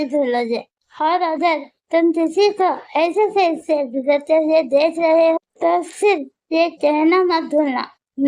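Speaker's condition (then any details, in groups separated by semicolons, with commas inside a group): Muscular dystrophy; wheelchair user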